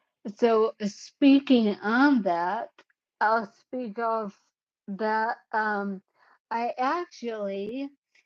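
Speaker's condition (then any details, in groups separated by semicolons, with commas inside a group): Cerebellar ataxia; caused by brain bleed, unsteady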